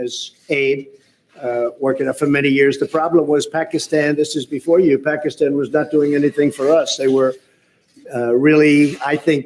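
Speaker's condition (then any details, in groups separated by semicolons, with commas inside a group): No condition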